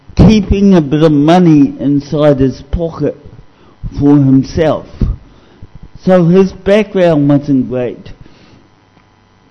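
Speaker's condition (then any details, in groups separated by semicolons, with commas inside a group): Cerebral palsy; discovered at age 2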